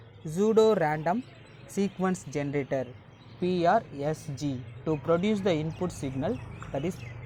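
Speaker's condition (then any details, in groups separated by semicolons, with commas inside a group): No condition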